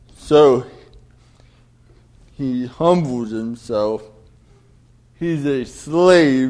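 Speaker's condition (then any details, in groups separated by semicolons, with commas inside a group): Cerebral palsy; diagnosed at 18 months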